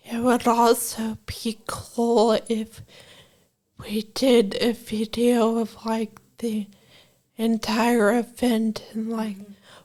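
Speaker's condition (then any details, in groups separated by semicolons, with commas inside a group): Brain injury from aneurysm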